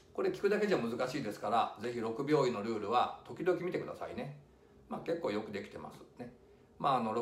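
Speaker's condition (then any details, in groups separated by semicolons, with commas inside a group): No condition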